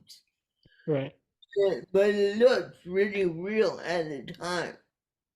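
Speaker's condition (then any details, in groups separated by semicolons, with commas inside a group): Cerebral palsy; caused by brainstem aneurysm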